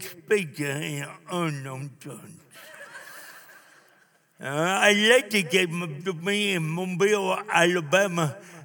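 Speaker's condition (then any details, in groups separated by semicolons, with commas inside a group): Cerebral palsy; cerebral palsy from birth, born not breathing for 18 minutes, now 64, poor hand coordination; speech impediment, difference audible to listeners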